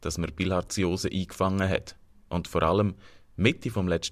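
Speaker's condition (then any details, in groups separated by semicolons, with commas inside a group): No condition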